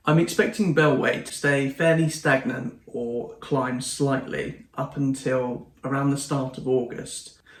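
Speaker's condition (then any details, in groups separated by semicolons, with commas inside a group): No condition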